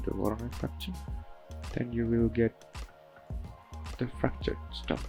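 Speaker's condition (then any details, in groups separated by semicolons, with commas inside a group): No condition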